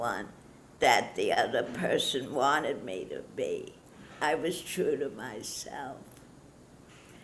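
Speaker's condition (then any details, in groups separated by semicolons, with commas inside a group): Parkinson's disease; diagnosed some time ago, body getting looser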